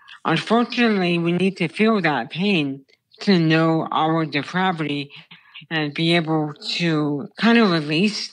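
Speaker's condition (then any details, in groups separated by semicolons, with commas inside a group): Brain stem tumor; childhood onset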